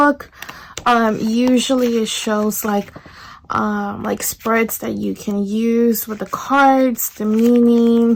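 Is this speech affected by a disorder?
No.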